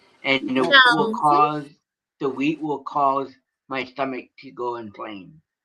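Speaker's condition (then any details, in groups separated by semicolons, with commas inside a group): Cerebral palsy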